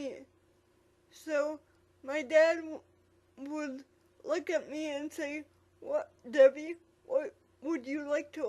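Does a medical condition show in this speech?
Yes: quadriplegic cerebral palsy.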